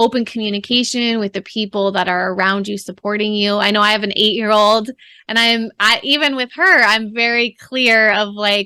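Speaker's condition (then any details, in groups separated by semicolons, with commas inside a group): No condition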